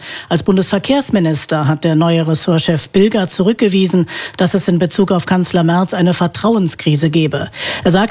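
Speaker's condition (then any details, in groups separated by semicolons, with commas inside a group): No condition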